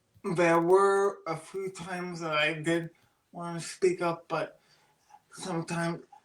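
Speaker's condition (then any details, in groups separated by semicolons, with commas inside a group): Cerebral palsy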